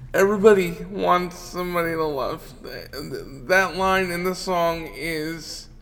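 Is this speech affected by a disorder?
Yes: cerebral palsy; wheelchair user.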